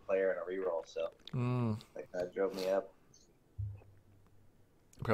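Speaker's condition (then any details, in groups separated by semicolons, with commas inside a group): No condition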